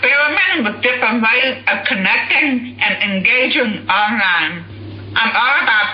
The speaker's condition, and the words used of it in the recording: Deafness. And I don't think podcasting will work for me because of my accent.